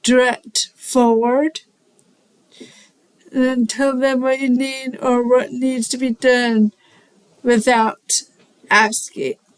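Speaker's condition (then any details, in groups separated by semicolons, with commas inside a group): Cerebral palsy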